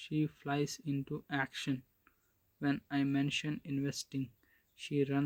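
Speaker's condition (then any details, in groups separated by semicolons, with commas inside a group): No condition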